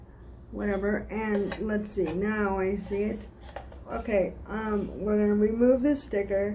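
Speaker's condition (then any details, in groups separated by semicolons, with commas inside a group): Cerebral palsy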